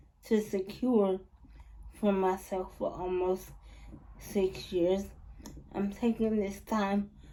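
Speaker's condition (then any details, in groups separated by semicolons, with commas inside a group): Cerebral palsy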